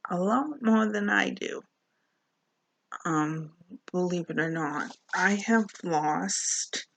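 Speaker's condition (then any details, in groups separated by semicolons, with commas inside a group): Mild cerebral palsy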